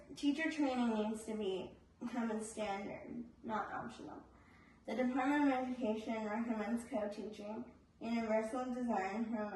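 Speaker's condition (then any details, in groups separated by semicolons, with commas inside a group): Spastic cerebral palsy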